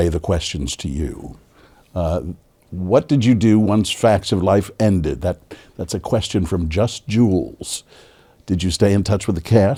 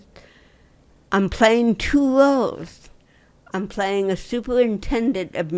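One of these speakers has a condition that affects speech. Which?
The second: cerebral palsy.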